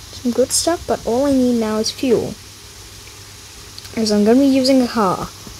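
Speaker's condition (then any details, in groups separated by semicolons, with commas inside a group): No condition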